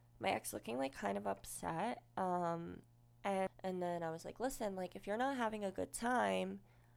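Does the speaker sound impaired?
Yes: cleft lip and palate, unilateral.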